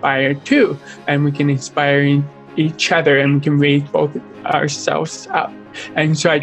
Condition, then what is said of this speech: Deafness. So I always tell people that art is my first language because I struggle with speaking, because being born deaf, I didn't learn sign language until I was older.